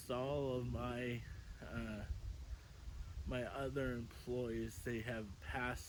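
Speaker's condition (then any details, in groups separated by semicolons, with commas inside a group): Cerebral palsy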